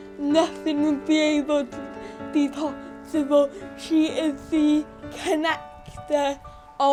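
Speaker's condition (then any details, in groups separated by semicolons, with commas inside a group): Cerebral palsy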